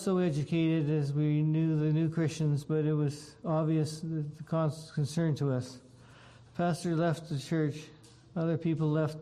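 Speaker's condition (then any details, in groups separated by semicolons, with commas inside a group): Parkinson's disease; damaged brain area no longer produces dopamine, memory and balance difficulties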